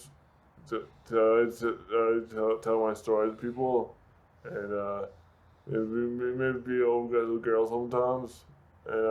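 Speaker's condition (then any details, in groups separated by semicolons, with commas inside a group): Severe brain injury; severe, car crash, affects balance and mobility; speech affected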